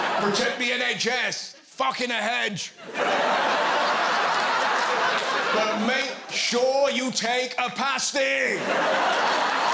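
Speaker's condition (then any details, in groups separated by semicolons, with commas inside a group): No condition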